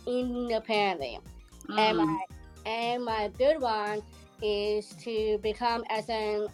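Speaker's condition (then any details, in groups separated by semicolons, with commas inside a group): Down syndrome; present from birth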